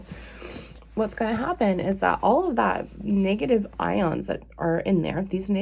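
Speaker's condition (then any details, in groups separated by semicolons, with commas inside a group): No condition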